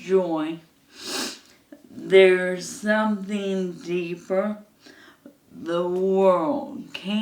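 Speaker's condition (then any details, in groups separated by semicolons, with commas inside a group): ALS; hand onset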